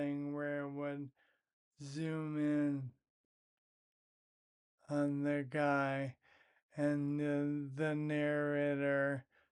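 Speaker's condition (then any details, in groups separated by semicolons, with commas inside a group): Primary lateral sclerosis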